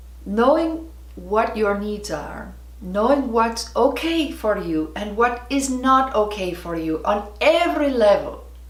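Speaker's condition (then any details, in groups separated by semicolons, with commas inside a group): No condition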